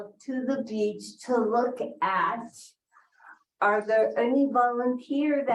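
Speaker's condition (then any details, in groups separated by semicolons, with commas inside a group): Cerebral palsy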